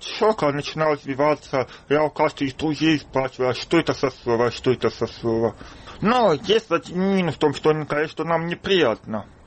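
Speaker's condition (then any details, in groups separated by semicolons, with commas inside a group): Deafness, congenital; speaks little, lip-reads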